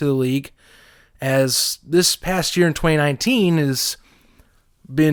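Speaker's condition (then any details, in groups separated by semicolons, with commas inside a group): No condition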